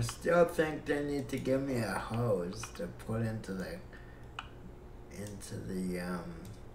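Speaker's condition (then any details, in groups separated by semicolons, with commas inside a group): Cerebral palsy; breathing fine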